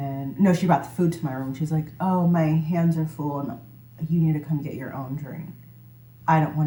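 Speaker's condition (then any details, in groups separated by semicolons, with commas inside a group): No condition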